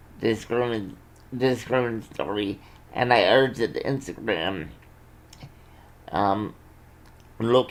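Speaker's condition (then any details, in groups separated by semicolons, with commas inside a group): Cerebral palsy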